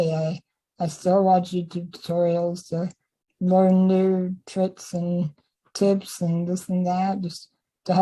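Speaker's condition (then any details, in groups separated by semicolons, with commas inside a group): Spinal muscular atrophy type 2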